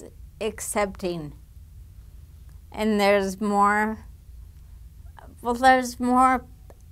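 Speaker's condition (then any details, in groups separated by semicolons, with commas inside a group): Damaged diaphragm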